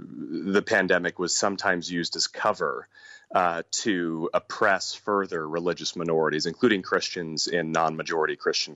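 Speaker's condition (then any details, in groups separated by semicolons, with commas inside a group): No condition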